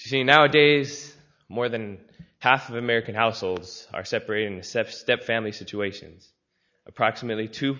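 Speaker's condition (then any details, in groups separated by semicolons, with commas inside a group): No condition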